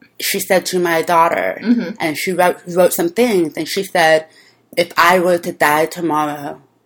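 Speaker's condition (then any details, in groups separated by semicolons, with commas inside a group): Deafness; deaf since childhood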